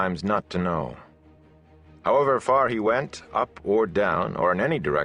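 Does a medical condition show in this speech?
No.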